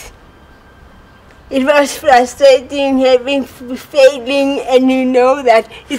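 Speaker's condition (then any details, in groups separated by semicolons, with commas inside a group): Cerebral palsy; speech impediment, understandable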